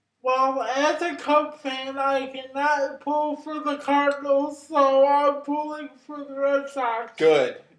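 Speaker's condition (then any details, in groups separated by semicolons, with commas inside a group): Cerebral palsy; brain injury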